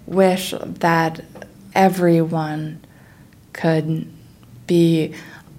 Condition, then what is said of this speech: Aphasia. I had to learn how to think again, speak again, talk again, get up again.